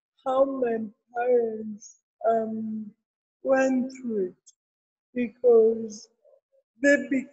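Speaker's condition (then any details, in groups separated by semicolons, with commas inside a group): Cerebral palsy; did not cry or breathe at birth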